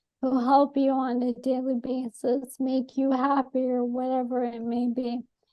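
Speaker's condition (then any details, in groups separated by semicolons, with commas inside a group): ALS; atypical case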